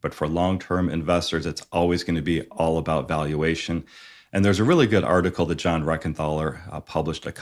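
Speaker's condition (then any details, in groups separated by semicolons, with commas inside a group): No condition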